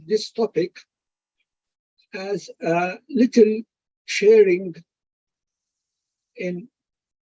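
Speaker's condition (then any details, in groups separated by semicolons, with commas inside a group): No condition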